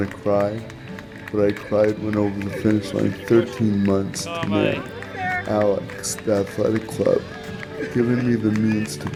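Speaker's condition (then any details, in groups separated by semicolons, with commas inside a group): Cerebral palsy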